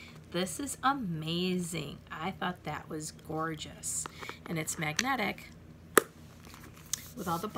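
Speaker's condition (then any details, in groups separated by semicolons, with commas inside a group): No condition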